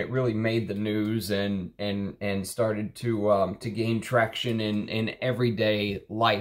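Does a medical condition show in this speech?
No.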